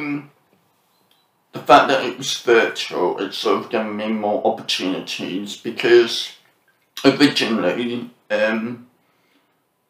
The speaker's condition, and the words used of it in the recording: Deafness. That's the problem, because even though I can sort of hear and speak as clearly, it's not always been like this, because obviously my cochlear implants, I only hear about 60% of speech.